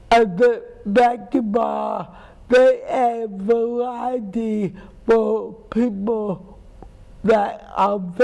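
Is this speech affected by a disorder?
Yes: cerebral palsy; speech impairment.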